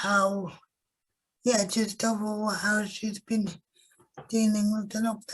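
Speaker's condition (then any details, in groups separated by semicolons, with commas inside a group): Cerebral palsy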